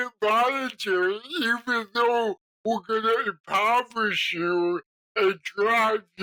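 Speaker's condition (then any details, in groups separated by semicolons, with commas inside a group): Cerebral palsy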